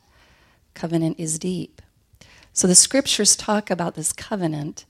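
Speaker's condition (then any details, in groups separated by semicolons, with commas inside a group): No condition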